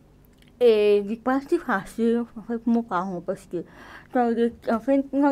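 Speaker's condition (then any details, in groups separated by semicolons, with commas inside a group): Cerebral palsy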